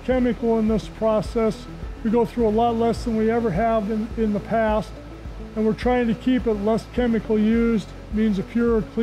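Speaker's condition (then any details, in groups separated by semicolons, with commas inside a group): No condition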